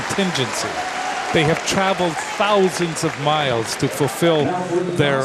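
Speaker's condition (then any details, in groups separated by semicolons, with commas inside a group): No condition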